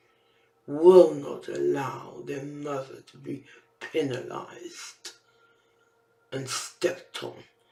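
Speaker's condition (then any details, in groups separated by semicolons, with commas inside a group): Facial palsy; can barely hear own speech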